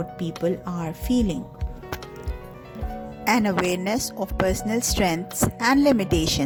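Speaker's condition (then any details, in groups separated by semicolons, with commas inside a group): No condition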